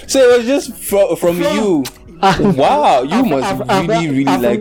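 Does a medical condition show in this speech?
No.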